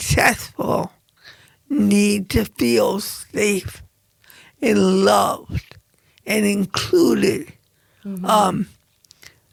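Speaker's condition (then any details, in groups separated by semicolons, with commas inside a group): Cerebral palsy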